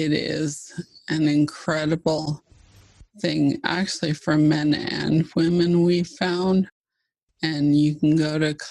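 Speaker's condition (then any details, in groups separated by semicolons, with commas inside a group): ALS (Lou Gehrig's disease)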